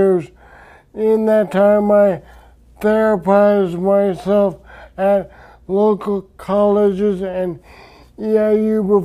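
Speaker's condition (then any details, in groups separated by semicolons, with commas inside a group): Traumatic brain injury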